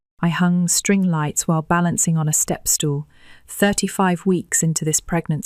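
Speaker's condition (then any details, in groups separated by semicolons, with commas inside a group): No condition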